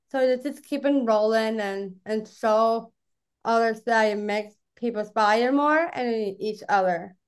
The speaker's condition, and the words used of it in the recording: Down syndrome. Uh, hopefully you can understand her.